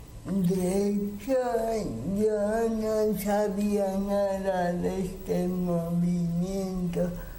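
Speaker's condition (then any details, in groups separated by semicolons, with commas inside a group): Cerebral palsy; speaks with difficulty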